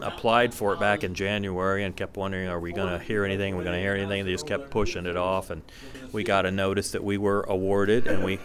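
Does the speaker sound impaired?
No.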